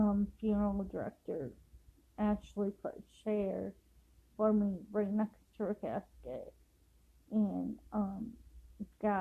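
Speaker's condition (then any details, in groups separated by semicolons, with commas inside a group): Cerebral palsy; affects walking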